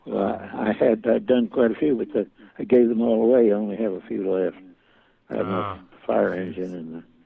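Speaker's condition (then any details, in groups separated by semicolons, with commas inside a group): Parkinson's; symptoms began about 20 years ago, slowly progressive, out of business about 20 years; hand shakes, vision affected so cannot see anything, uses few brushes, broad watercolor washes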